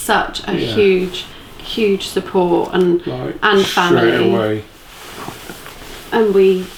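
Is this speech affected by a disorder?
No.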